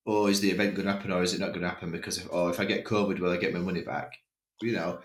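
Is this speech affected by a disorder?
No.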